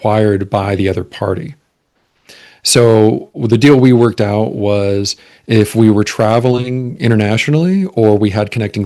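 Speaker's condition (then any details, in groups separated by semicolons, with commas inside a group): No condition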